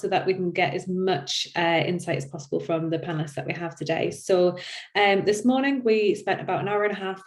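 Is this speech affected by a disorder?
No.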